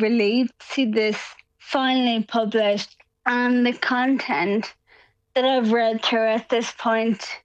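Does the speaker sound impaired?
Yes: Friedreich's ataxia; rare neurological disorder, only existing treatment sky clarys not yet available in Ireland.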